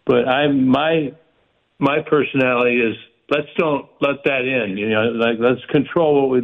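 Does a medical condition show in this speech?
Yes: Parkinson's; stays active.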